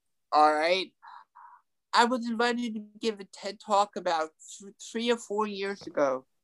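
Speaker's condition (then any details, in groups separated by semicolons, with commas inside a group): Ataxic cerebral palsy; mild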